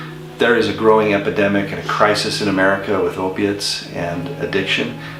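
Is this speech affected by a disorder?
No.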